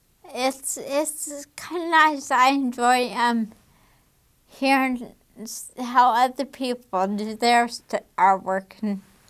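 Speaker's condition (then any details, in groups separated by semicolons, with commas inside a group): Damaged diaphragm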